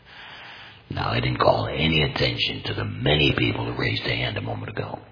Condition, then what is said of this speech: Laryngectomy. But if you'll listen carefully, you won't have any problem hearing him.